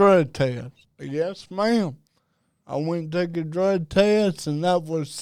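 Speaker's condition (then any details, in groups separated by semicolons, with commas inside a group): Cerebral palsy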